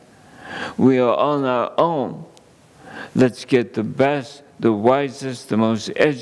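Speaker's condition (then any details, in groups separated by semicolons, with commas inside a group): ALS; under neurologist care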